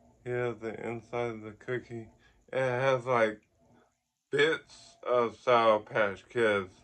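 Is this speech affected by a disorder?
Yes: ataxic cerebral palsy.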